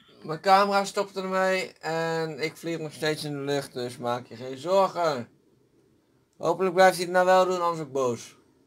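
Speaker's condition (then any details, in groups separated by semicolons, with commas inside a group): No condition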